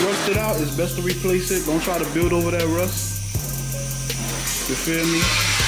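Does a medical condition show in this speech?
No.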